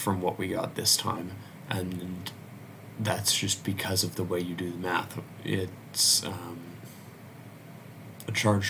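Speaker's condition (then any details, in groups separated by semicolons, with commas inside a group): No condition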